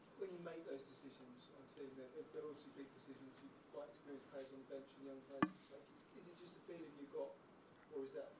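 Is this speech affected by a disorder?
No.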